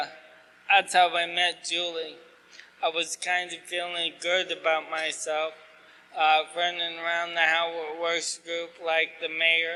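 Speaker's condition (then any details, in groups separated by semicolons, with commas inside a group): ALS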